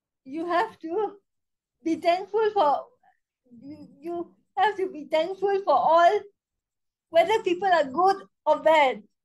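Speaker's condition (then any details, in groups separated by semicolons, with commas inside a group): Cerebral palsy spastic quadriplegia; spastic quadriplegia, neonatal brain oxygen loss, premature birth; diagnosed in infancy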